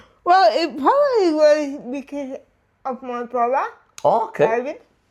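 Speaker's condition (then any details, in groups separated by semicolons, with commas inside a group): Disability affecting speech; voice and speech affected, speech therapy from age one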